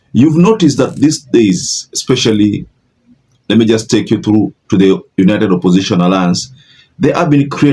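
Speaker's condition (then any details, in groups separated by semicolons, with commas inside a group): No condition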